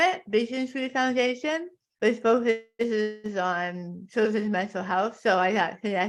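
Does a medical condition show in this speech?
Yes: tongue cancer; stage four tongue carcinoma.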